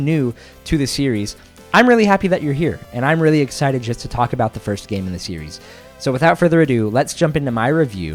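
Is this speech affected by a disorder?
No.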